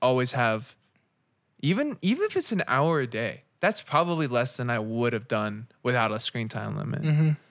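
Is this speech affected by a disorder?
No.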